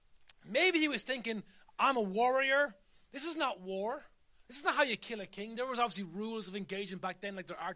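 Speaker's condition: No condition

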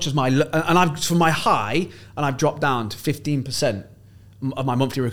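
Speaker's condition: No condition

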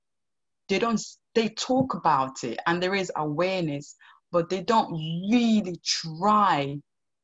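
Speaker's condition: Stammering; stammering since childhood, struggling with confidence at 16; recently started mindfulness breathing practice, two five-minute sessions through the day; stammering hindered acting training at Italia Conti theatre school, Wimbledon, felt unable to speak; blocks

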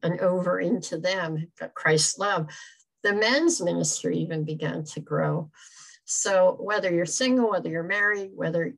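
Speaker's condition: Cleft palate, severe; breathing problems from birth, unable to be fed as infant

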